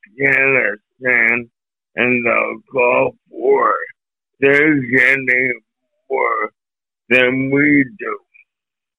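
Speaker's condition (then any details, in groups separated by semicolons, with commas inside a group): ALS; slow progressing, symptoms began 8 years ago, 8-hour spine operation 7 years ago then declined, walks with walker, clinic through VA; voice affected since about 2 years ago, voice worst symptom, voice sound audibly changed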